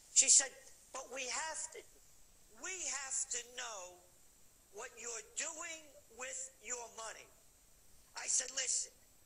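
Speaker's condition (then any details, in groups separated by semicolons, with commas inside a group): No condition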